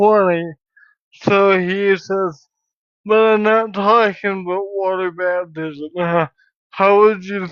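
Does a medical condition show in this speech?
Yes: cerebral palsy.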